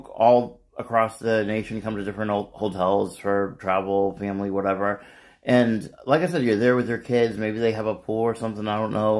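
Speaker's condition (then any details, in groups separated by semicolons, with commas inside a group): No condition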